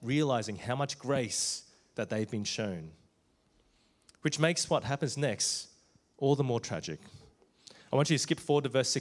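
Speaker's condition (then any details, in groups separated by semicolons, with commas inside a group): No condition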